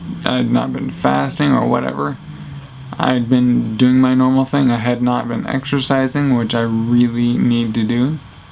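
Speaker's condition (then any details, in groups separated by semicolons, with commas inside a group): Traumatic brain injury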